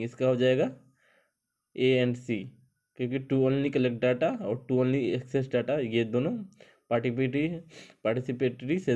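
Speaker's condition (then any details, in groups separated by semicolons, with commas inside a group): No condition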